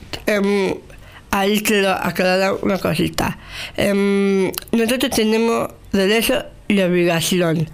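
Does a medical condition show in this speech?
Yes: Down syndrome; age 35.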